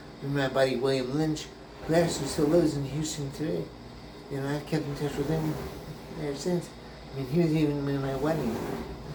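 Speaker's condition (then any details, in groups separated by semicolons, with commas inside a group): Brain injury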